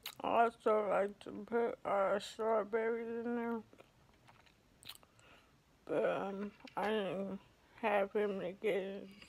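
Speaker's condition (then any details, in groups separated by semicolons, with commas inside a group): ALS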